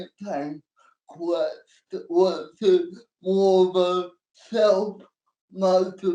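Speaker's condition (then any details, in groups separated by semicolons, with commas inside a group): Cerebral palsy; since birth, physical disability only, manual wheelchair; 24 years old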